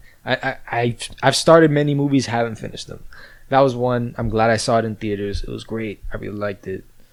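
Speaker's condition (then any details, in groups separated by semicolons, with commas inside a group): No condition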